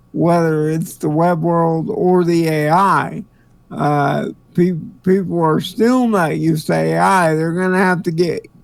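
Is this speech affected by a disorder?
Yes: cerebral palsy; speech sounds drunk.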